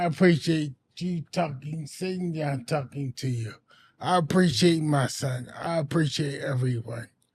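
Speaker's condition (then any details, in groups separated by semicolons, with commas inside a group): Anoxic brain injury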